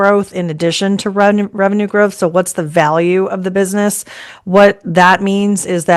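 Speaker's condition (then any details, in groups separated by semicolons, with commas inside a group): No condition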